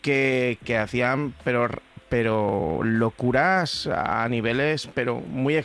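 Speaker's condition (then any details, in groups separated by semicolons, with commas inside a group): No condition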